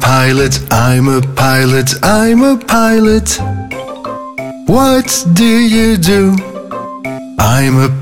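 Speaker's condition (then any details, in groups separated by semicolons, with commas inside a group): No condition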